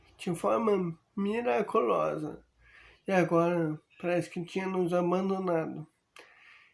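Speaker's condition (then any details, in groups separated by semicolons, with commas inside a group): Amyotrophic lateral sclerosis; earlier diagnosed hereditary spastic paraparesis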